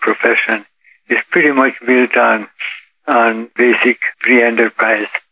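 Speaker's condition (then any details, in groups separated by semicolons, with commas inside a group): Parkinson's disease; age 84, symptoms not detectable by others, daily yoga (teaches 2 hours, practices 1 hour), walks 3 miles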